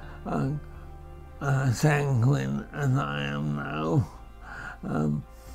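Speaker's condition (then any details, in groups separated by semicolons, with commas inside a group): Primary lateral sclerosis (MND), PLS; voice affected early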